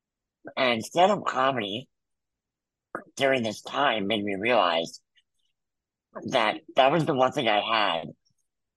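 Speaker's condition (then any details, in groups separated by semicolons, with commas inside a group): Muscular dystrophy; congenital, wheelchair user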